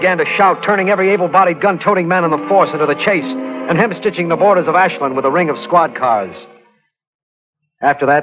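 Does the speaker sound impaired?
No.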